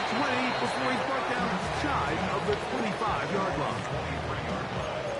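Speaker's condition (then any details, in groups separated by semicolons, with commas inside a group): No condition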